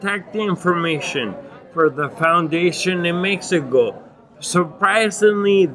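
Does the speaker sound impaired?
Yes: acquired ataxia with dysarthria, acquired; Lance-Adams syndrome; difficult articulation, speaking feels like elephant on chest, gets winded, bites tongue 2-3 times daily.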